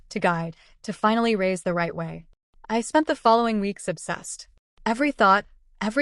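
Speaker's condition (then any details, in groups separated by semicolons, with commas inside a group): No condition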